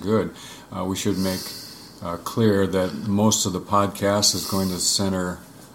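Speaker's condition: No condition

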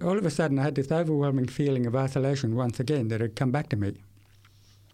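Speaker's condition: Severe to profound hearing loss, acquired, from meningitis at age 8; uses hearing aids

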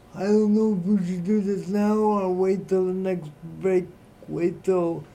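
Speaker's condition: Cerebral palsy; voice recognized by Google Assistant and Google Voice devices

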